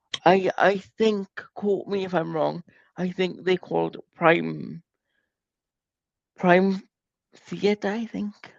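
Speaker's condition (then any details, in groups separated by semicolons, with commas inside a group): Cerebral palsy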